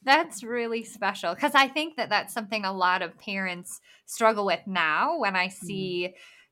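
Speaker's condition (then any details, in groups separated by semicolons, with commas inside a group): Bilateral cleft lip and palate; congenital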